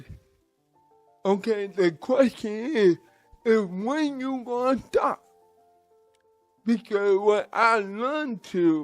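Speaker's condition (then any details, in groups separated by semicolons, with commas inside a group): Cerebral palsy; from birth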